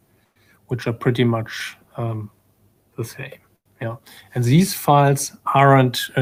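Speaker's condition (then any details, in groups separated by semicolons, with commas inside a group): No condition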